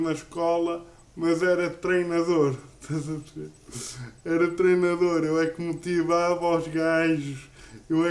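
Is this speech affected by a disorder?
Yes: cerebral palsy; uses a wheelchair.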